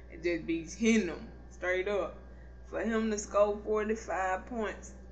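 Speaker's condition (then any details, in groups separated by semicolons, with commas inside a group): Cerebral palsy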